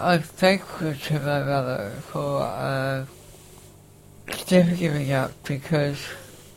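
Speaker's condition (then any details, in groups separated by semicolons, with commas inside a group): Facioscapulohumeral muscular dystrophy, facioscapulohumeral (FSHD); early prognosis life to 14-19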